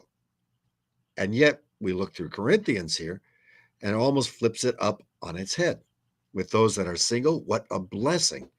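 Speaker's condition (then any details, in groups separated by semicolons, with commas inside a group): No condition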